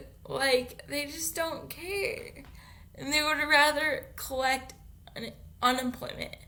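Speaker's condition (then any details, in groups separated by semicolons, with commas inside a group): Cerebral palsy; can speak for self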